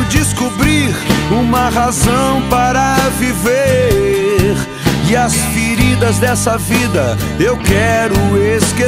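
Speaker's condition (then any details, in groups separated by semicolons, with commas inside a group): No condition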